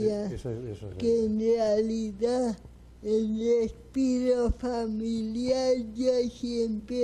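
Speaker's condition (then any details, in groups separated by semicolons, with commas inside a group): Cerebral palsy; speaks with difficulty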